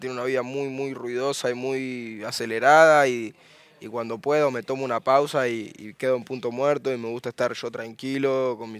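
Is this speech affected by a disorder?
No.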